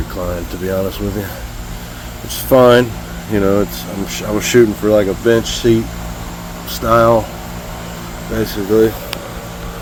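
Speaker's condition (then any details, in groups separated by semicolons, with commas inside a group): No condition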